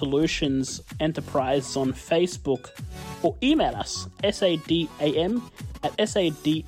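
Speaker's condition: No condition

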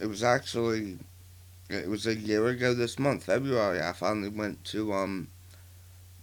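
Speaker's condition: Partial glossectomy for tongue cancer; stage 3, 40% of right side of tongue removed, tracheotomy, neck lymph node spread, recurrence; about a year since onset, chemotherapy and radiation completed, healing, divot in neck

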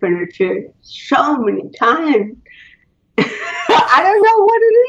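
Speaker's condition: Cerebral palsy; cannot move normally

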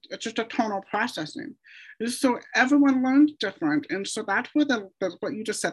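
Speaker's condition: Deafness, hard of hearing/deaf; voice difference often taken for foreign accent or sinus infection, once passed off as retainer

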